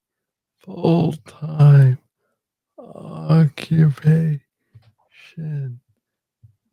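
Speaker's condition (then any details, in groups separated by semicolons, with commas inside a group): Parkinson's disease; young onset, about age 30; about 11 years since onset, 13 medications, poor balance, frequent falls; speaks slowly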